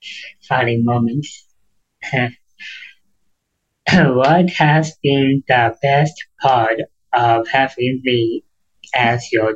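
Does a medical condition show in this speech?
Yes: Down syndrome; diagnosed at birth, occupational therapy for limbs, slower at learning; extensive childhood speech therapy for speech and voice.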